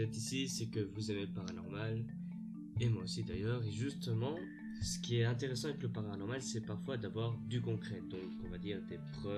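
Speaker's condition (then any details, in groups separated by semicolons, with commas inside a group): No condition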